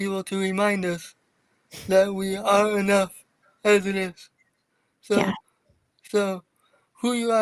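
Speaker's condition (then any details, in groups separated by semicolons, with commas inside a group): Cerebral palsy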